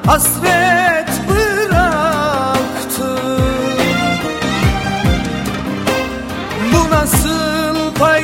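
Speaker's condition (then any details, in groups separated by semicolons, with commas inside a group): No condition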